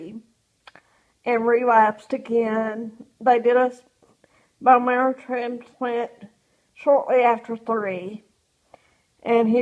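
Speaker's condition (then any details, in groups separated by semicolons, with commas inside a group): Cerebral palsy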